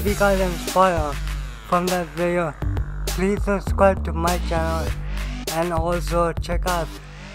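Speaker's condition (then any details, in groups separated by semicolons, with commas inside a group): Cerebral palsy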